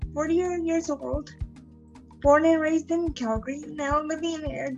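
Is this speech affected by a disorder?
Yes: cerebral palsy; diagnosed at age one, told would never walk; walks up to 10,000 steps daily, cycles half marathon races, 20-km Life Without Limits challenge.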